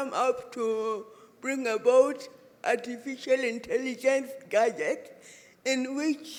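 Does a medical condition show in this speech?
Yes: cerebral palsy.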